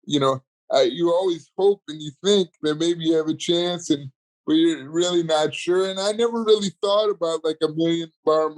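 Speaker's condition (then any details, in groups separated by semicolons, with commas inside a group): Cerebral palsy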